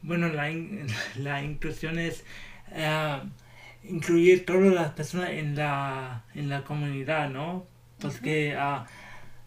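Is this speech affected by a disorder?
Yes: cerebral palsy.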